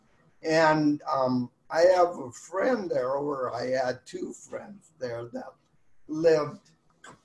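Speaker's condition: Ataxic cerebral palsy; from birth

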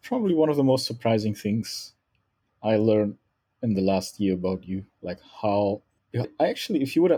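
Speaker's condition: No condition

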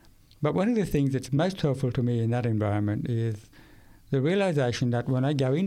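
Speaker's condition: Profound deafness, acquired at age 8; profound hearing loss for many years, struggles in difficult listening situations

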